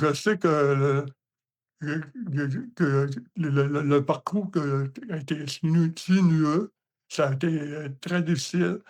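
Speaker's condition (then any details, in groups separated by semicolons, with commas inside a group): Hemiparalysis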